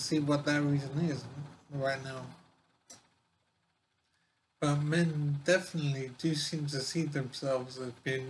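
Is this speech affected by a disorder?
Yes: brain injury; severe.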